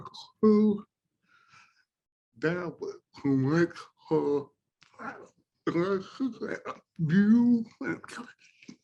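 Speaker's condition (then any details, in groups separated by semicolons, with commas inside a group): Vocal dystonia; voice breaks, spasms, throat tightness, hoarseness, hard to understand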